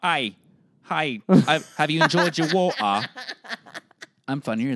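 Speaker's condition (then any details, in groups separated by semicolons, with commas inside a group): No condition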